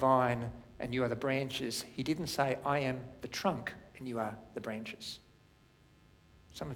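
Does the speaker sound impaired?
No.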